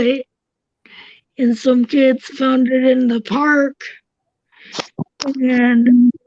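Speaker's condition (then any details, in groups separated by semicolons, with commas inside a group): Cerebral palsy; tracheotomy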